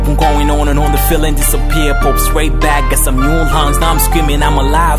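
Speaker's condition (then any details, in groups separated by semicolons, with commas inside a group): No condition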